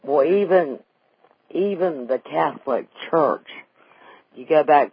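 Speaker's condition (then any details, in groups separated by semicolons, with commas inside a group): Vocal cord paralysis after stroke; wheelchair user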